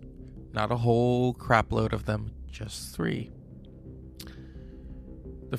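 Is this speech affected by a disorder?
No.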